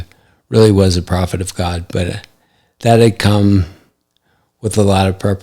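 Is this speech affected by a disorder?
Yes: ALS; affects hand function.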